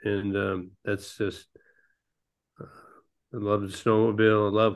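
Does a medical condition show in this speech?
Yes: Parkinson's disease; bowling as activities to help with Parkinson's.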